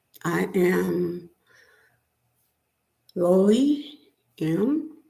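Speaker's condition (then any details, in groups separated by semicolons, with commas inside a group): Spinal neurosarcoidosis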